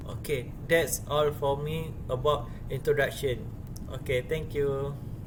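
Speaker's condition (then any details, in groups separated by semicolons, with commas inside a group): No condition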